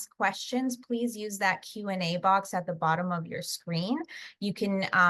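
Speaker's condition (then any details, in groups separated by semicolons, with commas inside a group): No condition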